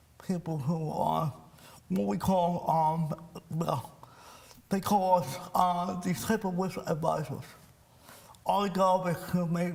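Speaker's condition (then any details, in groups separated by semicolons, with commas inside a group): Cerebral palsy; speech impairment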